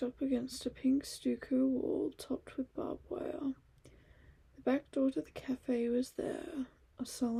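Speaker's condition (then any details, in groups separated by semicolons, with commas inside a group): No condition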